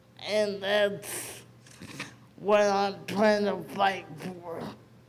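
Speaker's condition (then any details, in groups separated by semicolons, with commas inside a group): Cerebral palsy; present from birth, premature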